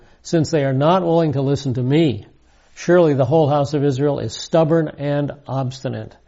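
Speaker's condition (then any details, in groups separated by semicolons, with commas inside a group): No condition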